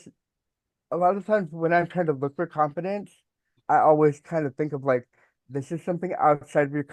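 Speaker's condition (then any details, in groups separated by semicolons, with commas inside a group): Cerebral palsy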